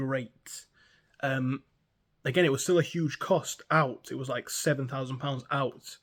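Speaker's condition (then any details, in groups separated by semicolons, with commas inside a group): No condition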